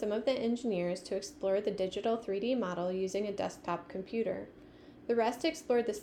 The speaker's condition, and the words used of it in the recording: None; typical speech.